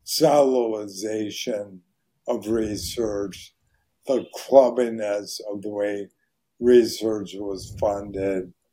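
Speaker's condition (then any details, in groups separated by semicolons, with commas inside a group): ALS; voice very hoarse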